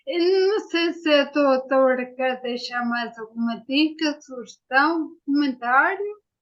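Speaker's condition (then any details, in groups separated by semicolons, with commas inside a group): Ataxia; ataxia after brain injury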